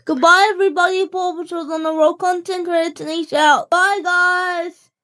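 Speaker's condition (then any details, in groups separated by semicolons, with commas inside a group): Cerebral palsy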